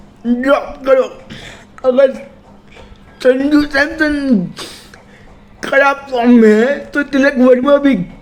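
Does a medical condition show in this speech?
Yes: cerebral palsy.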